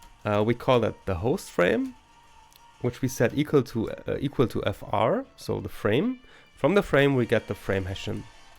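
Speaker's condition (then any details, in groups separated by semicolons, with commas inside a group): No condition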